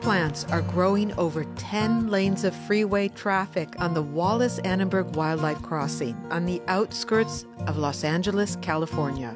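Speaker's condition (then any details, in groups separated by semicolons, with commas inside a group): No condition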